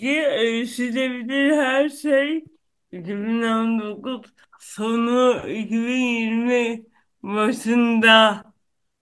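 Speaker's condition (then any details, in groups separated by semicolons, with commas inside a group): Cerebral palsy; onset at birth from birth complications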